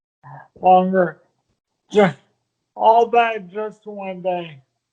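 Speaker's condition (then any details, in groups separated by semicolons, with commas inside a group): Multiple sclerosis; talking good, breathing laboured, voice improves within hours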